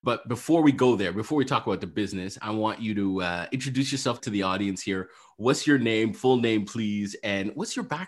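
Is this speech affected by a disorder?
No.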